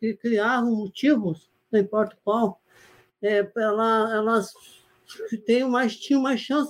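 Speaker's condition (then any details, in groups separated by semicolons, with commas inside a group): Parkinson's disease; symptoms come on at uncontrollable times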